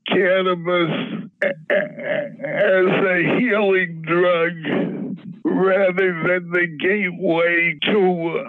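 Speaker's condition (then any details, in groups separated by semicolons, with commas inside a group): Parkinson's disease; preferred by tincture dropper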